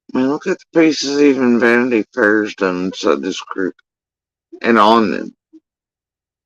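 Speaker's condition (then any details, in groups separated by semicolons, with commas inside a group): Facial paralysis after surgery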